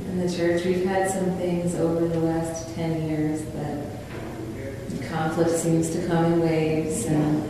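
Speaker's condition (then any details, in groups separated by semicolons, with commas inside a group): No condition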